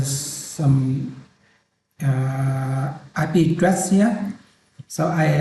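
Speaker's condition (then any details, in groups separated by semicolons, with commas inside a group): No condition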